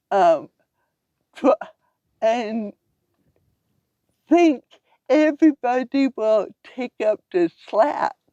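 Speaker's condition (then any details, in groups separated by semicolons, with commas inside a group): Cerebral palsy; from birth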